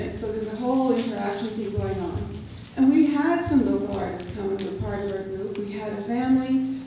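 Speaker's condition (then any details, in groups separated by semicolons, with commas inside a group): No condition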